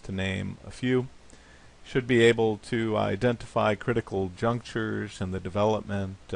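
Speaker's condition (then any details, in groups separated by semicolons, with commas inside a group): No condition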